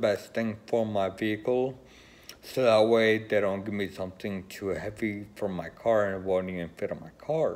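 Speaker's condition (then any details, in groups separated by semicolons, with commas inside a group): Friedreich's ataxia; uses wheelchair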